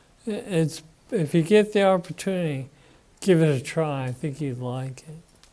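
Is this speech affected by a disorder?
Yes: Parkinson's disease.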